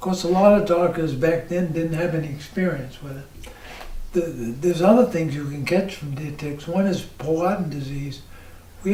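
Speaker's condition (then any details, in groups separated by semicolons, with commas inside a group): ALS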